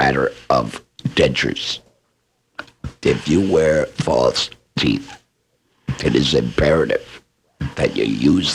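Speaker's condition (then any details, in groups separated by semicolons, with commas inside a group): Laryngectomy, oesophageal; larynx removed, esophageal voice; different pitch, low volume, exaggerated lip movements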